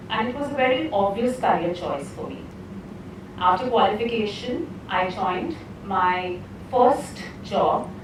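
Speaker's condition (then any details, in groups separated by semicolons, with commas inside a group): No condition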